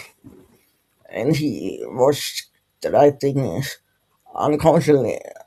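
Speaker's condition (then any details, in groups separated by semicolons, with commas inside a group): Dystonia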